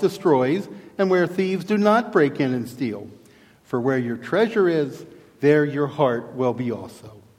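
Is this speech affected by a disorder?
No.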